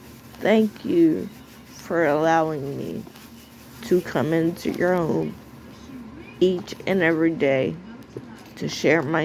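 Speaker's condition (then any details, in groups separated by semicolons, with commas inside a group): Cerebral palsy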